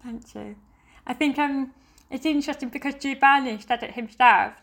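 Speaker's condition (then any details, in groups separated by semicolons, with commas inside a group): Deafness; not the music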